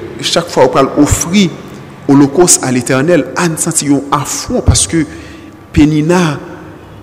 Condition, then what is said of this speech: No condition.